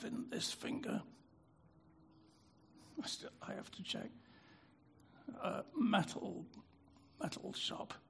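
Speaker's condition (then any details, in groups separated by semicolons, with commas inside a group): Spasmodic dysphonia; spasmodic dystonia subtype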